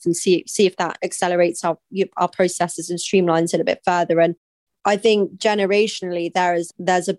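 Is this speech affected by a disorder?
No.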